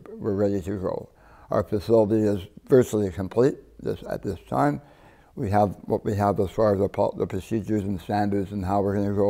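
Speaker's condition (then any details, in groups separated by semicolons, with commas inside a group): Partial glossectomy for tongue cancer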